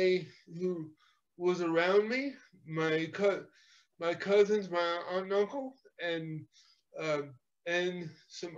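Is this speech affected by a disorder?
Yes: cerebral palsy.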